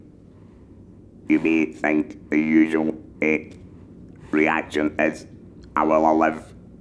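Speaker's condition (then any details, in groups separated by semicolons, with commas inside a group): Laryngectomy; laryngectomy for laryngeal cancer, voice lost, uses electrolarynx; electrolarynx user at least five years; electrolarynx vibration shaped by throat, lips, tongue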